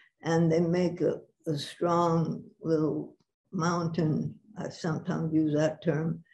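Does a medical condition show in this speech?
Yes: Parkinson's; about six years since onset.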